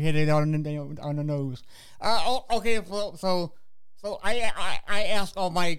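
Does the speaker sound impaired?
Yes: cerebral palsy; walks with walker.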